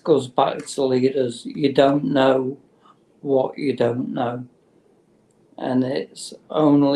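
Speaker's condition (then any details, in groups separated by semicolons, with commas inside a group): Motor neurone disease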